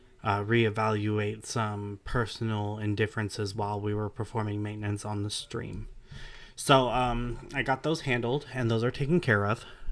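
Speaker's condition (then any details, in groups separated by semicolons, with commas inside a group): No condition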